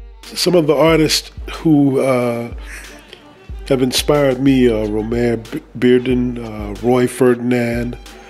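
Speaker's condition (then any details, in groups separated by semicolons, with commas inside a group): No condition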